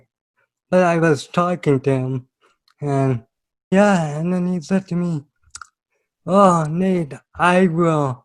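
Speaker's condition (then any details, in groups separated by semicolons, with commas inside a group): Cerebral palsy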